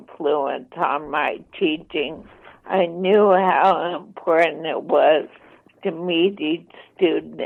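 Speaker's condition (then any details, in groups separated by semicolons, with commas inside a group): ALS, mild; voice slightly impaired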